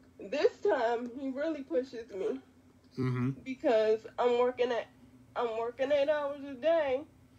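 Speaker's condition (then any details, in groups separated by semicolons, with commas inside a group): Quadriplegic cerebral palsy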